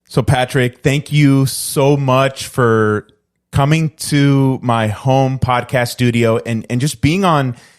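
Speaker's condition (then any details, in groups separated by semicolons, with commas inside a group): No condition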